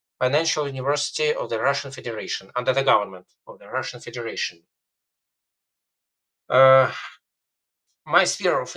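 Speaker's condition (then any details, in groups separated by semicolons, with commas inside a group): No condition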